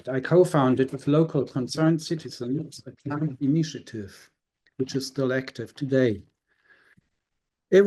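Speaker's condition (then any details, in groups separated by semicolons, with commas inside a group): No condition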